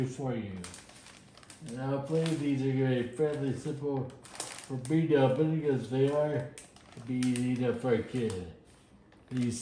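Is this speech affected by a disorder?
Yes: Friedreich's ataxia.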